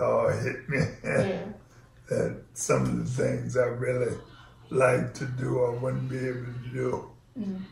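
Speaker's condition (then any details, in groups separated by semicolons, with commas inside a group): ALS; onset left foot drop, then left leg weakness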